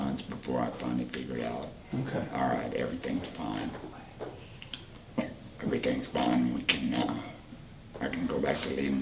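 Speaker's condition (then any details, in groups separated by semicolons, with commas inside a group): Total laryngectomy; total laryngectomy for cancer, voice prosthesis, esophagus stretched, HME; about four years since surgery, radiation finished; speaks with voice prosthesis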